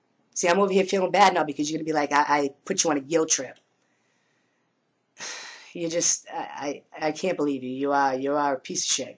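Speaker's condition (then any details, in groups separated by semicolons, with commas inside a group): No condition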